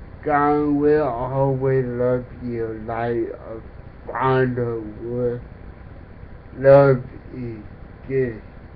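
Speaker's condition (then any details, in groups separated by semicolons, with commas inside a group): Cerebral palsy; affects speech, talks differently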